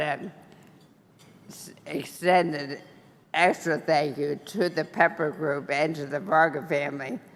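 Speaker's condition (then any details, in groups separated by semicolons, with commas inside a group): Brain injury; injury 20 years ago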